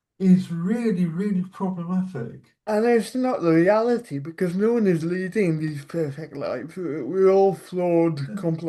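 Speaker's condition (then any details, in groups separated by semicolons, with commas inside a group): Cerebral palsy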